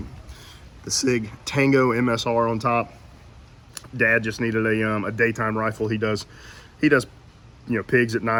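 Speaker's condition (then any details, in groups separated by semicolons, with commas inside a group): No condition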